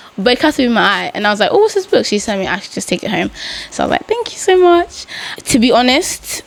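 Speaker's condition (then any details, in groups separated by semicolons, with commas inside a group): No condition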